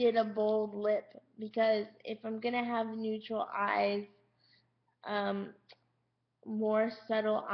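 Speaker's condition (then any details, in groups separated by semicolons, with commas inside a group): Cerebral palsy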